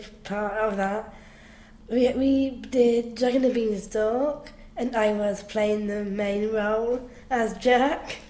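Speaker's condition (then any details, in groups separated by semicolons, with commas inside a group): Down syndrome; down syndrome since birth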